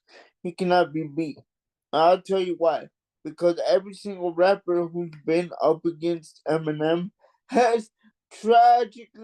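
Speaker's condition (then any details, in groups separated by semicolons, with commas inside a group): Cerebral palsy; mild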